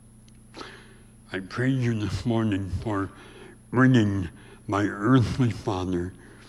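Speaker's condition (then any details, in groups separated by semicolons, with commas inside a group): Severe speech impediment; about age 84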